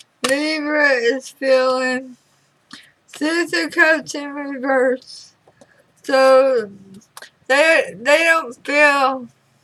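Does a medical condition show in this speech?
Yes: throat cancer radiation damage.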